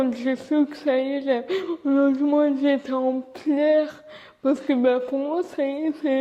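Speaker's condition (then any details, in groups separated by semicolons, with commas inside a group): Cerebral palsy; from birth, uses wheelchair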